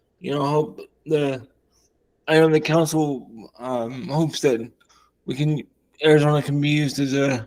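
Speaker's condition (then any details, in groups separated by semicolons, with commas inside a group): Cerebral palsy, severe; wheelchair user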